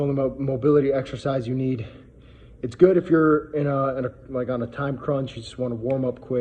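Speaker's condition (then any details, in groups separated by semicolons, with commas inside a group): No condition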